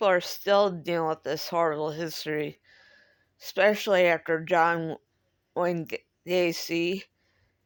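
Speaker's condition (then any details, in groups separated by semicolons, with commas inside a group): Cerebral palsy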